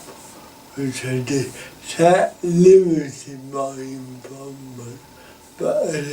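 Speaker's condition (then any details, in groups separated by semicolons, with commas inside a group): Cerebral palsy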